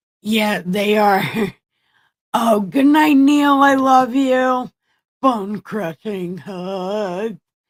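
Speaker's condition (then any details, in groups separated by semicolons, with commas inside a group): Brain injury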